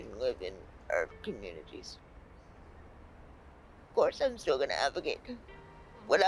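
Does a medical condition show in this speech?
Yes: spastic quadriplegic cerebral palsy.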